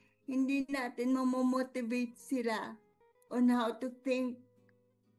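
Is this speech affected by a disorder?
Yes: cerebral palsy.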